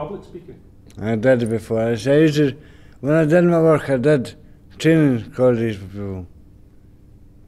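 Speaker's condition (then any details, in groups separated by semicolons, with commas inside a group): Brain injury; spasticity, left hand fixed, deafness; about 3 years; mild speech impediment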